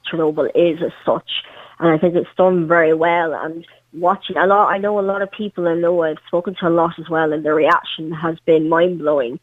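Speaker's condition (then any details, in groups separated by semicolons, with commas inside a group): Cleft palate; congenital, prosthetic limb since 12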